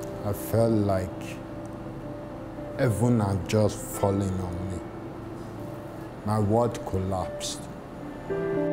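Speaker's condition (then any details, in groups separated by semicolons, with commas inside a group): Cerebral palsy; articulate, sings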